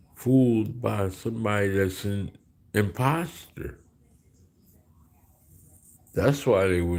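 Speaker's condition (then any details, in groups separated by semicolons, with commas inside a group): Slurred speech; still slurs words occasionally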